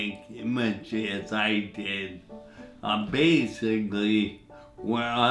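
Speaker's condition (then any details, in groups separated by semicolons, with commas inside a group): Traumatic brain injury (pontine cavernoma)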